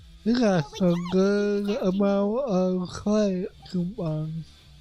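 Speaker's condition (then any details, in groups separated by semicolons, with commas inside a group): Cerebral palsy; affects voice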